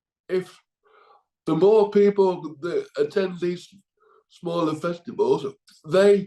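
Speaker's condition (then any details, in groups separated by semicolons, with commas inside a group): Cerebral palsy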